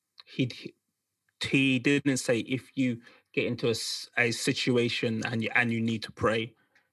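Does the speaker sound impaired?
Yes: stammer; struggles to get words out, other sounds before intended word, single words take longer; here repeated sounds, repeated words, prolonged sounds.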